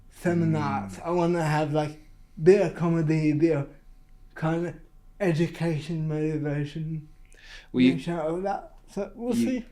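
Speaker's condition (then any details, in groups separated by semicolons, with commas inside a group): Cerebral palsy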